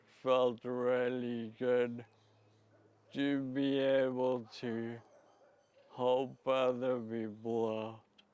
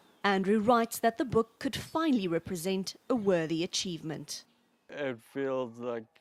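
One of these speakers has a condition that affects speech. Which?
The first: Friedreich's ataxia; neurodegenerative, affects mobility, balance, coordination, spasticity; ataxic dysarthria, standard speech recognition works only sometimes.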